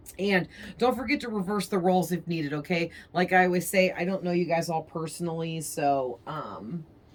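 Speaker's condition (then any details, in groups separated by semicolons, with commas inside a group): No condition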